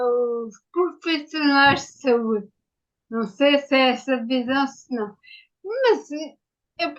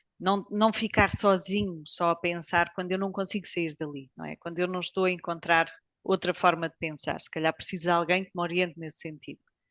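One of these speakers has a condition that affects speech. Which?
The first: ataxia after brain injury.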